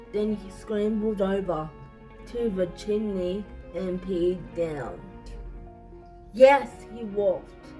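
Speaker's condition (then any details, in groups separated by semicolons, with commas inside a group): Cerebral palsy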